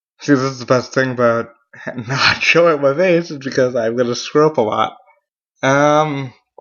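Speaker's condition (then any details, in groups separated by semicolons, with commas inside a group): Cerebral palsy; mild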